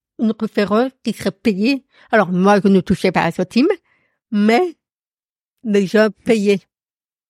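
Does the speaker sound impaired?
Yes: profound deafness; past workplace accommodation for phone calls and written meeting transcription.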